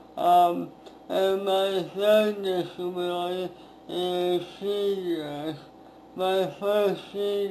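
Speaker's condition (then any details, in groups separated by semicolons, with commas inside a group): Speech impairment after birth surgery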